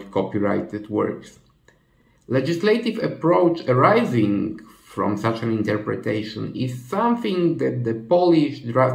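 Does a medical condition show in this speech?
No.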